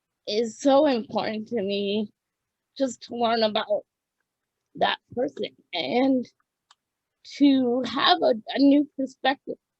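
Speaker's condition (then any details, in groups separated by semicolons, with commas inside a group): Cerebral palsy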